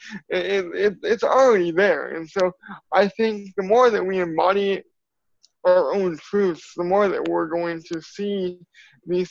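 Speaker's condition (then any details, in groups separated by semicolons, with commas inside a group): Cerebral palsy; from birth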